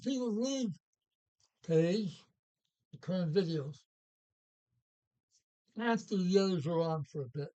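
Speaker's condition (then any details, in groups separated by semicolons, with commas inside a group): Parkinson's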